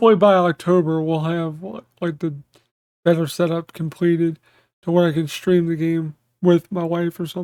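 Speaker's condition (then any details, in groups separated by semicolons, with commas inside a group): Cerebral palsy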